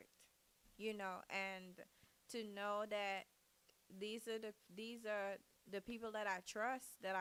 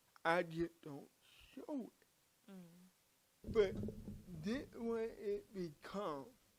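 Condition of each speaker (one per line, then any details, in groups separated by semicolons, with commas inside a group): No condition
Cerebral palsy; from birth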